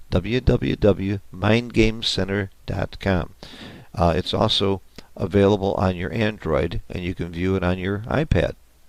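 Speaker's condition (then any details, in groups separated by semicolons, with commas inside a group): No condition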